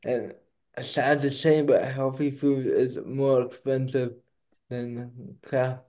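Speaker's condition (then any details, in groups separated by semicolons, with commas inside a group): Cerebral palsy; not slurred, per host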